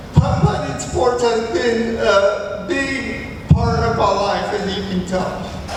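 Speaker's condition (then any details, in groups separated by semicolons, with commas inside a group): Cerebral palsy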